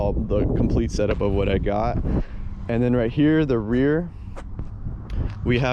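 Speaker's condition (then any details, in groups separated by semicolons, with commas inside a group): No condition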